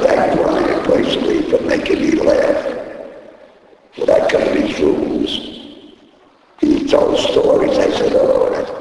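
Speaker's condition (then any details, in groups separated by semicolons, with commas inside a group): Laryngectomy; speaks using device in throat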